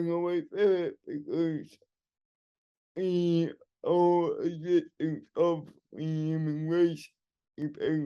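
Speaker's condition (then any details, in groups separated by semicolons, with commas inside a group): Cerebral palsy; wheelchair user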